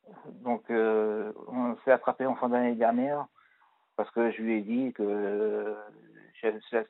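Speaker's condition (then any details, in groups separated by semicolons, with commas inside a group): Parkinson's disease; arm and leg tremors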